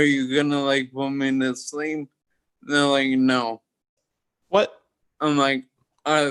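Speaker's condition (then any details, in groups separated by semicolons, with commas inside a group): Toxic leukoencephalopathy, locked-in syndrome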